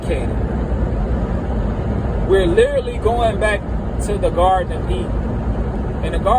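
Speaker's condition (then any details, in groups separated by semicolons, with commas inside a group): No condition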